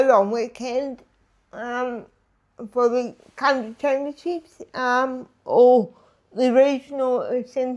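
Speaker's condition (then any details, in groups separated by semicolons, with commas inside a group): Disability affecting speech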